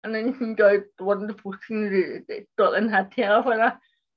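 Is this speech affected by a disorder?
Yes: cerebral palsy; speech impairment.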